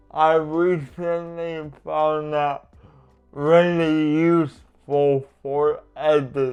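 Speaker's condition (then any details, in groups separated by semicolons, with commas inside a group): Cerebral palsy; uses adaptive equipment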